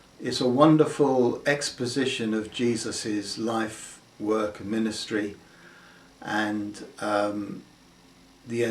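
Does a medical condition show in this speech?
No.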